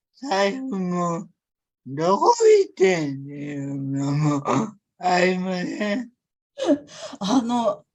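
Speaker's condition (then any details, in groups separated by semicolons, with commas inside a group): Cerebral palsy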